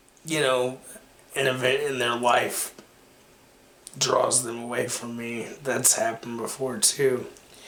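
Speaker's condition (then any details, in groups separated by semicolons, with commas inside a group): Cerebral palsy; takes medication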